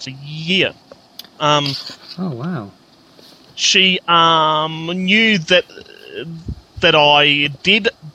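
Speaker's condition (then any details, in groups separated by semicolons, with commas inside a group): Stuttering; described as never that bad; fluent when acting, stutters once fluency noticed, worse in small groups, rare at home unless angry; repeated words, prolonged sounds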